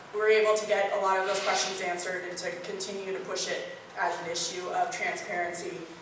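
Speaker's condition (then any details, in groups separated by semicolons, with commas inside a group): No condition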